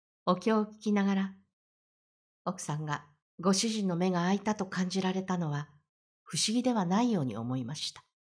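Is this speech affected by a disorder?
No.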